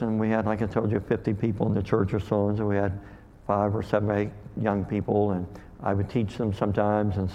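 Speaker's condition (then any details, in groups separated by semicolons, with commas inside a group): Cleft lip and palate; called hair lip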